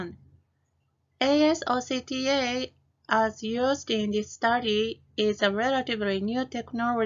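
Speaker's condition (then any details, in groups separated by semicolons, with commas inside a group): No condition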